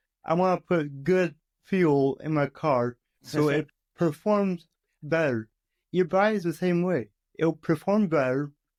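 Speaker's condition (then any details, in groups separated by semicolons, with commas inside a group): Cerebral palsy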